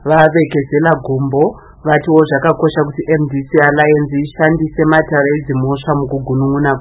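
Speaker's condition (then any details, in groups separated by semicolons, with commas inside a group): No condition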